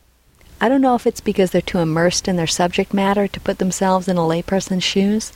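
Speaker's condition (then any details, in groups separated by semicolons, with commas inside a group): No condition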